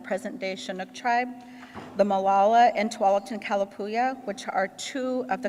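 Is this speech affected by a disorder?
No.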